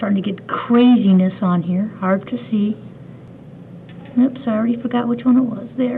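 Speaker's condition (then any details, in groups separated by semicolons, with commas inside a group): No condition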